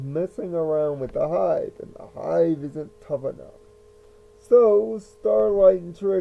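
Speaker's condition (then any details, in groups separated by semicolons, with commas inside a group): Cerebral palsy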